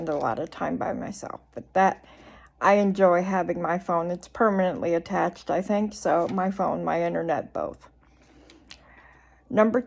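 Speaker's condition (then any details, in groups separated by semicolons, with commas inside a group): Cerebral palsy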